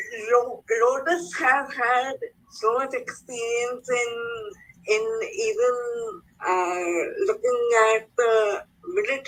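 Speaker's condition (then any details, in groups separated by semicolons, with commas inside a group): Cerebral palsy; speech affected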